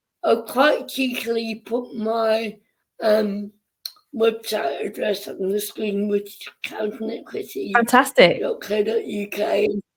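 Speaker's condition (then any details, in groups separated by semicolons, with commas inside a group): Cerebral palsy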